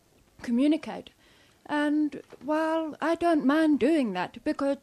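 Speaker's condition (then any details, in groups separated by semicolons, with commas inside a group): Deafness; no auditory memory or auditory skill, visually oriented, English first language, also signs Auslan; speaks English in own voice, not through interpreter; prefers sign language most of the time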